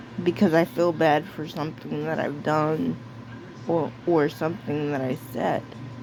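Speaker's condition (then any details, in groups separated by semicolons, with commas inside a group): Cerebral palsy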